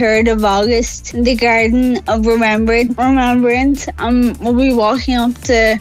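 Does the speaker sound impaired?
Yes: Friedreich's ataxia; diagnosed at age 13, seeking HSE funding for Sky Claris drug; about 16 years since diagnosis.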